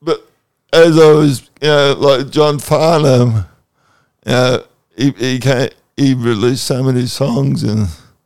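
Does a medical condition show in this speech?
Yes: cerebral palsy.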